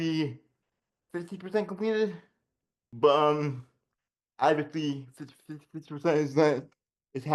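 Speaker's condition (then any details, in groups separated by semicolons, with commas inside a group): Generalized dystonia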